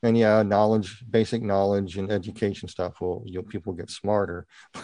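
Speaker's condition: Partial cleft palate; congenital

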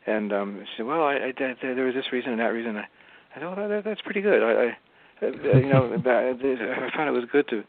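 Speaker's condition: Parkinson's disease; some years before recording

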